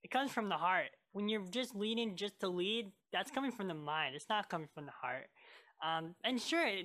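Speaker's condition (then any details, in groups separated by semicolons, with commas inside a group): Cleft lip and palate; congenital cleft lip and palate, many childhood surgeries, major closure surgery, lip scar, scar removal declined; cleft made eating, talking and singing hard while growing up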